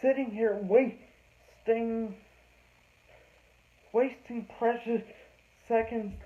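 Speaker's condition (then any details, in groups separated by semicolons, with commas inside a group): Cerebral palsy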